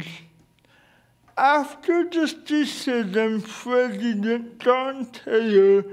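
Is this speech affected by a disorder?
Yes: cerebral palsy.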